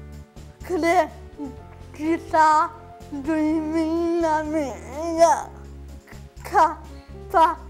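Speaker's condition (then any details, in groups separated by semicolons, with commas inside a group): Cerebral palsy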